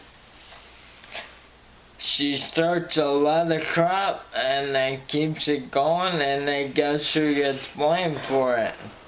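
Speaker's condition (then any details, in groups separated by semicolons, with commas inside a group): Friedreich's ataxia; voice crackles when stressed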